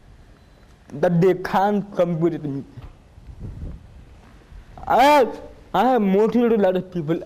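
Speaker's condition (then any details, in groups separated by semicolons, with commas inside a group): Cerebral palsy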